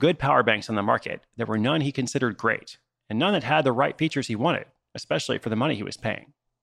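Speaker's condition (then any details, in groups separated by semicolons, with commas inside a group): No condition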